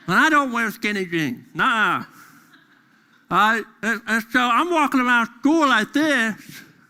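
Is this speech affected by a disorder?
Yes: deafness; deaf during school years.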